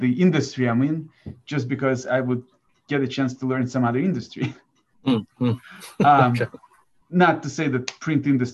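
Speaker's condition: No condition

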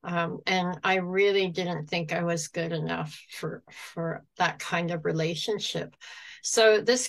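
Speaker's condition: Cleft palate; congenital, very severe, no nose, no upper lip

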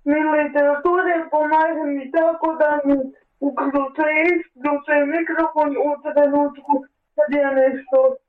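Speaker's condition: Cerebral palsy; cerebral palsy with blindness, daily help needed for mobility and adapted reading material; own way of breathing and communicating must be shown to each new assistant, very communicative

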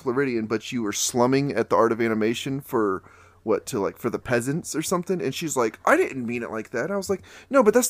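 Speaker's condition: No condition

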